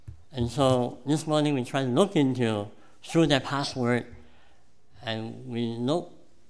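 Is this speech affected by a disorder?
Yes: cleft palate; congenital cleft palate.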